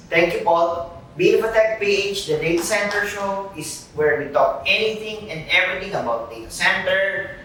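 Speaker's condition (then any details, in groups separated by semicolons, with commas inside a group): No condition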